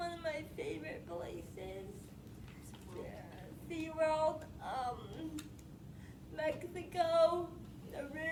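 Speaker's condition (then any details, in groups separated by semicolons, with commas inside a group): Spastic quadriplegic cerebral palsy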